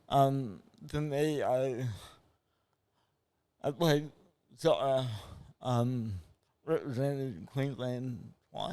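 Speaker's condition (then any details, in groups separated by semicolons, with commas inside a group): Cerebral palsy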